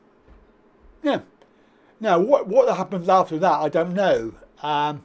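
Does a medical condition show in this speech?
Yes: cerebral palsy.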